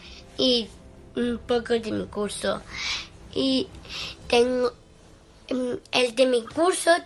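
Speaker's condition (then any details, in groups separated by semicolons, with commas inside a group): Down syndrome; present from birth; school-age child; hesitant, frequent fillers, some word substitutions and repetitions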